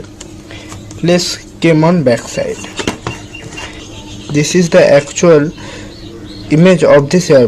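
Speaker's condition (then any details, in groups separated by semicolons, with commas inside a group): No condition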